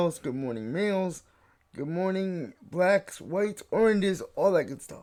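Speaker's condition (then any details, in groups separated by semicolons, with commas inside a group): Cerebral palsy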